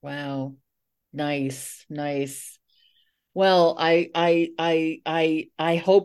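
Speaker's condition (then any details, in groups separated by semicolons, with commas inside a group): Stuttering; long-standing, past traditional fluency shaping therapy, later psychotherapy with stuttering-aware therapist; repeated words, prolonged sounds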